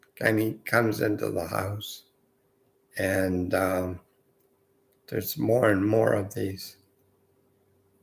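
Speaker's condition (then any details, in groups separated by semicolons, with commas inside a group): Multiple sclerosis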